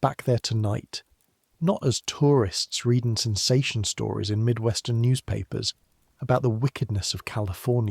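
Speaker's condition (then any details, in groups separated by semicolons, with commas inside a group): No condition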